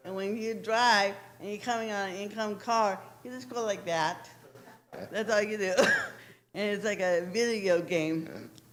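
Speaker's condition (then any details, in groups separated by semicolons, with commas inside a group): Cerebral palsy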